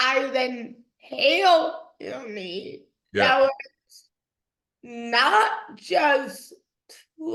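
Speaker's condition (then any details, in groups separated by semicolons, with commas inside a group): Dystonia; affected walking; walking now near normal; voice emerged after therapy sessions, previously not talking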